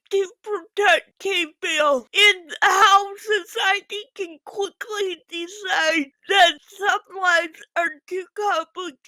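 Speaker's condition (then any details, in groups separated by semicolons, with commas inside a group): Physical speech impairment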